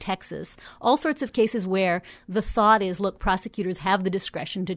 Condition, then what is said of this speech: No condition.